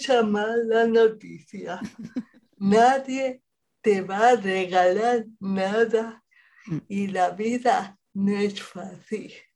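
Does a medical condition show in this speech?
Yes: cerebral palsy; present at least 40 years.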